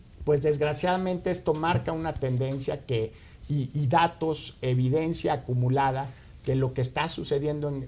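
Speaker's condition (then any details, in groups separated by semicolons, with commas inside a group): No condition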